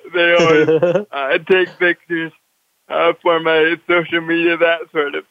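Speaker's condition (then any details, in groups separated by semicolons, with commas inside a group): Cerebral palsy; walks with walker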